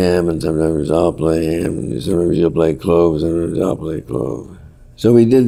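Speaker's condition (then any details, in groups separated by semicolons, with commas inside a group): Parkinson's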